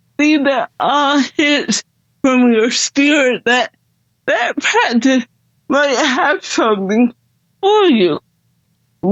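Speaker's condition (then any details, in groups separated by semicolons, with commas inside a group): Cerebral palsy; present from birth; uses AAC device when speech muscles tire; hard to understand, speaking tires muscles, high effort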